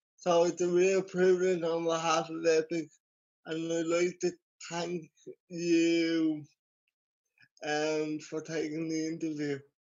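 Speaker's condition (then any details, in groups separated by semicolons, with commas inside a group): Cerebral palsy; from birth, scoliosis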